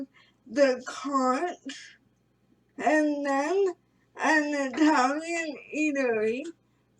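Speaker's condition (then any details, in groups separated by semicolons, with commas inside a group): Cerebral palsy; premature birth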